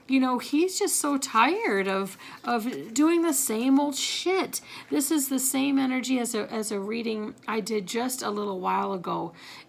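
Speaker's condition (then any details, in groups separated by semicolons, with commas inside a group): No condition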